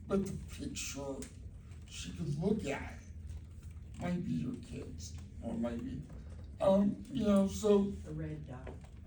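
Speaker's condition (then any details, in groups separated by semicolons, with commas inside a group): Cerebral palsy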